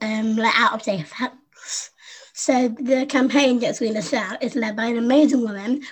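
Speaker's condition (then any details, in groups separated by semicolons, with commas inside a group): Down syndrome; adult woman, 25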